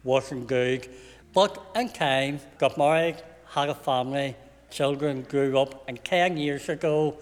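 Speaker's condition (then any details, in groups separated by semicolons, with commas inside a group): Cleft palate and cleft lip; congenital, many operations in early years, childhood speech therapy; consultants predicted never able to speak in front of people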